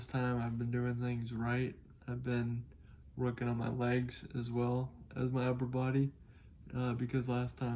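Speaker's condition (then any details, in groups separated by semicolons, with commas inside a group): Cerebral palsy; able to speak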